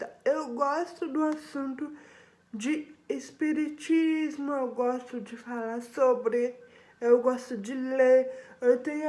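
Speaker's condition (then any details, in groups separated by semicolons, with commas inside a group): Cerebral palsy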